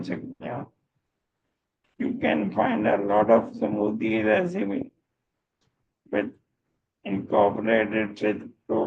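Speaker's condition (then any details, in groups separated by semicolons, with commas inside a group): Motor neurone disease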